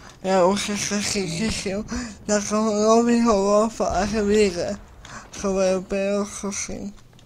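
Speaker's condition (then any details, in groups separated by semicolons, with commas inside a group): Cerebral palsy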